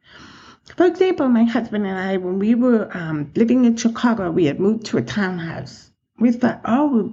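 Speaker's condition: Profound deafness, acquired, profound; progressive hereditary hearing loss, born hearing, hard of hearing childhood, profoundly deaf teen after water-skiing fall

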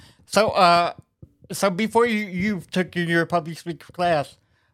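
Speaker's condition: Cerebral palsy; very low baritone voice, found via SingStar phone app

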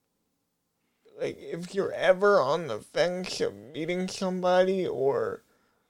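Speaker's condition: Cerebral palsy; brain injury

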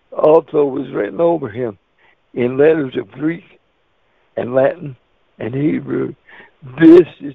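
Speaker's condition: Cerebral palsy; wheelchair user

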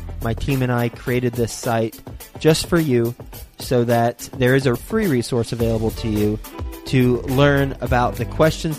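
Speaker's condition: No condition

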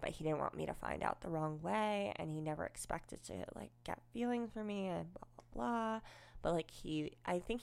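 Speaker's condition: Cleft lip and palate, unilateral

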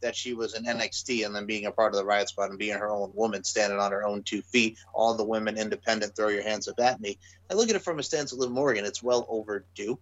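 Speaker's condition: No condition

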